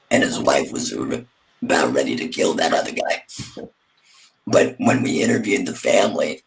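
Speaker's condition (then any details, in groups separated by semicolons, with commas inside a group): Laryngectomy; total laryngectomy after radiation damage, voice prosthesis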